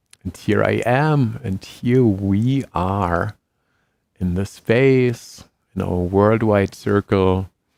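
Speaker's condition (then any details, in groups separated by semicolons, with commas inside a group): No condition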